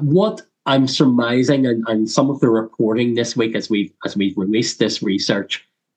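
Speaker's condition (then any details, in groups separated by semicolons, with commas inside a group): Cleft lip and palate; congenital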